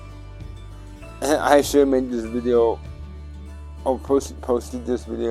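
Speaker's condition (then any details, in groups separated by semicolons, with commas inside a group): Cerebral palsy; tends to mess up words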